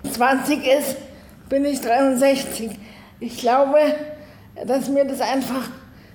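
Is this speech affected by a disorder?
Yes: cerebral palsy, spastic, arms and legs.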